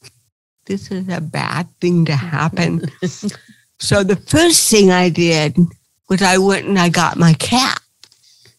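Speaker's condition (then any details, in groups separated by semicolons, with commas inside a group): Cerebral palsy; since birth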